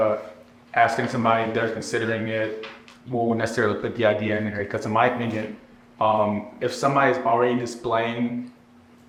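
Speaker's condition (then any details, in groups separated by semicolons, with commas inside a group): No condition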